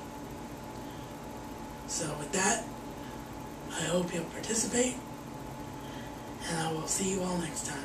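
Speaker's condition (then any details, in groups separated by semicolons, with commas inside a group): Cerebral palsy; wheelchair bound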